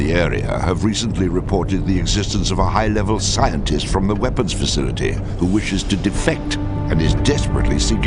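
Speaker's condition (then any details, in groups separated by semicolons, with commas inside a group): No condition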